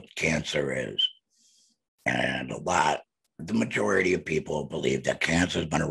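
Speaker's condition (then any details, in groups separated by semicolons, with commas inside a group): Laryngectomy, voice prosthesis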